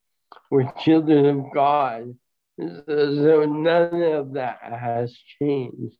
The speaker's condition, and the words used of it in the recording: ALS (motor neuron disease). Last fall, I got news about why my voice was deteriorating, and that is I have bulbar onset ALS.